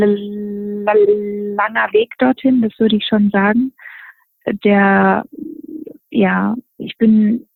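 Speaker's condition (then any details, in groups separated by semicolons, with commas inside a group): Stuttering; developmental, since early childhood, early speech therapy, 4-week intensive group therapy at 15, in-vivo training; age 28, mostly covert, little audible stuttering; brief pauses before feared words, much inner stuttering; prolonged sounds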